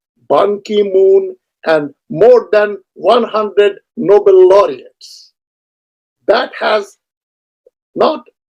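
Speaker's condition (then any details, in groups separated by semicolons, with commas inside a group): No condition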